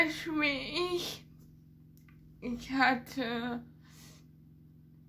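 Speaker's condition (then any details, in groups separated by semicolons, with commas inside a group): Ataxia; ataxia affecting hands and fingers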